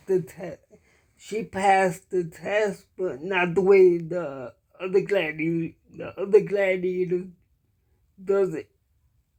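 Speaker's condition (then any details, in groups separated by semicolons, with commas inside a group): Cerebral palsy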